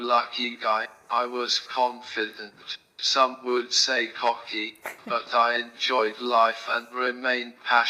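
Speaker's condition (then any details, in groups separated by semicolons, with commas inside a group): Motor neurone disease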